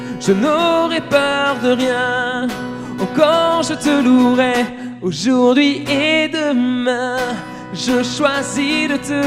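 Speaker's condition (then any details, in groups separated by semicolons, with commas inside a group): No condition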